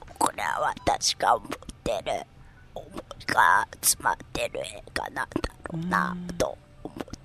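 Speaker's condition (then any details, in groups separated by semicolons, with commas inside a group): Myasthenia gravis; body strength gradually lost, onset at age 24, ventilator since age 26; age 34, uses ventilator, came to studio, goes out actively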